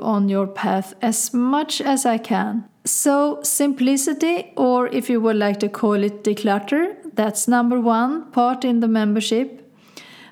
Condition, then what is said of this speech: None; typical speech.